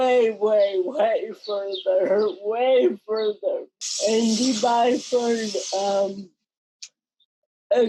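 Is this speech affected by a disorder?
Yes: cerebral palsy; mild.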